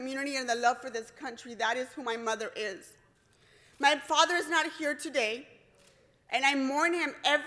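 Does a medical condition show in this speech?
No.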